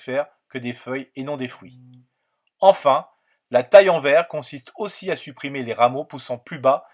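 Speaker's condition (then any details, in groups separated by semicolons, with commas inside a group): No condition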